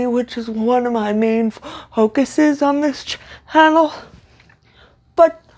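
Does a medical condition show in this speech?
Yes: cerebral palsy, severe.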